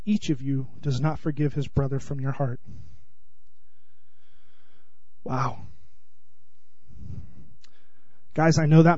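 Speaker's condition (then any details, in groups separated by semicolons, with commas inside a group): No condition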